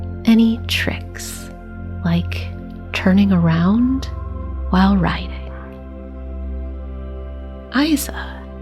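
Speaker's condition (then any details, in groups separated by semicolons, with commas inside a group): No condition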